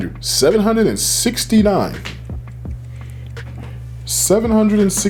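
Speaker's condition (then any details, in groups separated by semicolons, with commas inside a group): No condition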